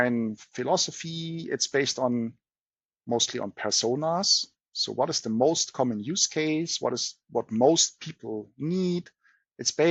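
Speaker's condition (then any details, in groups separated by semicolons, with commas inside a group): No condition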